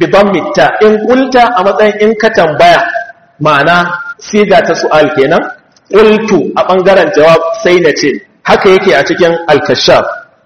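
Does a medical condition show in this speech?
No.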